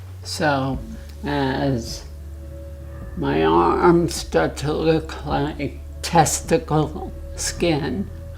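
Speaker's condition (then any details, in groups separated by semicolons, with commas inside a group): Essential tremor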